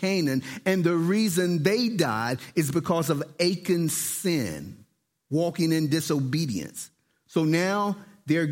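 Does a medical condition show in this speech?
No.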